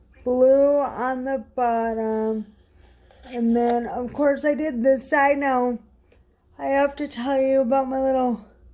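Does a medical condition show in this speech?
Yes: cerebral palsy.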